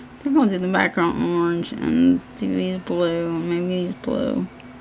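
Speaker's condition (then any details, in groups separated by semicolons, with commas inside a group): Cerebral palsy; hands affected, shaking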